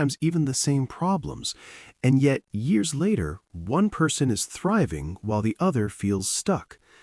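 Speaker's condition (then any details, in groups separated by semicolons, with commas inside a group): No condition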